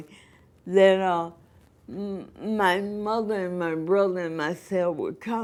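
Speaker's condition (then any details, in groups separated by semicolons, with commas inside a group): Cerebral palsy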